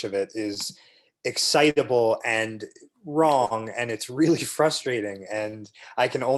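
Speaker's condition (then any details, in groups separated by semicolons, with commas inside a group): No condition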